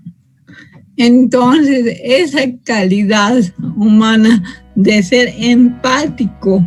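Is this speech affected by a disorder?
Yes: cerebral palsy from birth.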